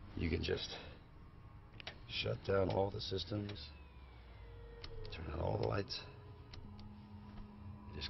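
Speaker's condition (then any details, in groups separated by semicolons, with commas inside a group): No condition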